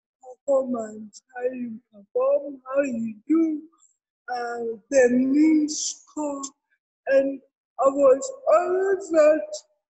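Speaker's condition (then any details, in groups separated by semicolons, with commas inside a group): Cerebral palsy; did not cry or breathe at birth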